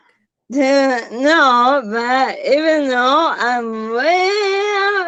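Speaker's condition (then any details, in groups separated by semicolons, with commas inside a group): Bulbar ALS; bulbar onset, affecting throat area; losing ability to speak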